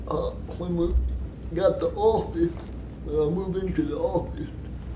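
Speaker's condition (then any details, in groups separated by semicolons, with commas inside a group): Cerebral palsy; from birth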